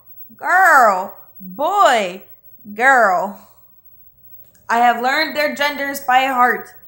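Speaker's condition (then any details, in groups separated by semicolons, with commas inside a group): No condition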